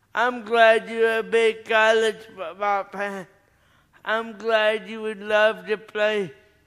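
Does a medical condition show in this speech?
Yes: cerebral palsy; arm paralysis with muscle contraction, uses left hand only.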